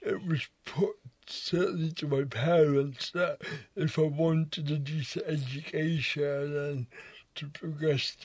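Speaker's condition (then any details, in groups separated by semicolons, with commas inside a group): Cerebral palsy; wheelchair user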